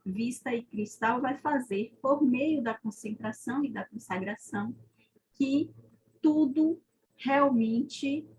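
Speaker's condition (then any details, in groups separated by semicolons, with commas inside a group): No condition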